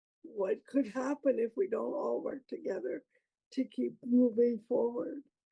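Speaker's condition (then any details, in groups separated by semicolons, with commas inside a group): Cerebral palsy; lifelong, childhood surgeries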